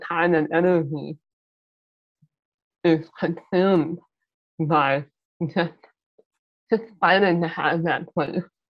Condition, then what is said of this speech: Muscular dystrophy. I also have a bit of a speech impairment, but I hope that all of you out there are doing all right with understanding my speech so far.